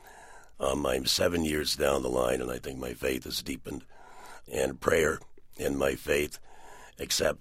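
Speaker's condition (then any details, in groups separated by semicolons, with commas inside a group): Partial laryngectomy for throat cancer; 80% larynx removed, Cleveland Clinic experimental surgery attached left neck muscles; years after surgery, voice improved, still noticeably altered, complimented as sexy; mute about two years after surgery, then sounded like Brando in the Godfather, long-term trach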